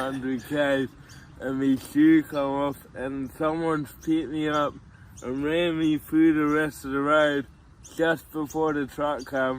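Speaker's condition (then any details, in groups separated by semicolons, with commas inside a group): Cerebral palsy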